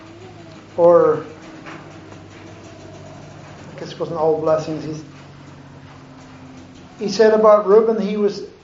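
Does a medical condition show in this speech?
No.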